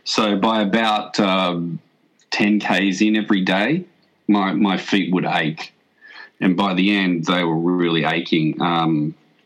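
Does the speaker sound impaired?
No.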